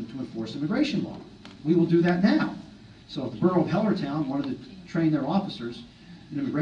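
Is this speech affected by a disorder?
No.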